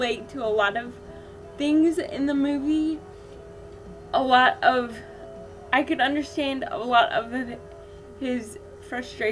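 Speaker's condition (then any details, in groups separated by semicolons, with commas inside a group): Cerebral palsy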